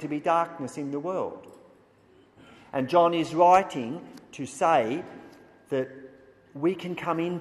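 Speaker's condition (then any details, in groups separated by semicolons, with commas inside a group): No condition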